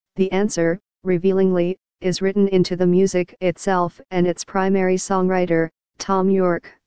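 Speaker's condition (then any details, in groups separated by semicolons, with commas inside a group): No condition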